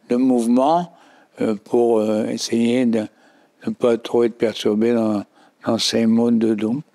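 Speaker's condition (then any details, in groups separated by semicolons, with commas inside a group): Parkinson's disease; regular exercise against stiffness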